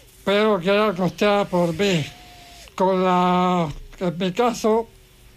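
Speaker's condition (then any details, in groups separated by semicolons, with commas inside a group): Amyotrophic lateral sclerosis, severe; gastric feeding tube; voice described as impressive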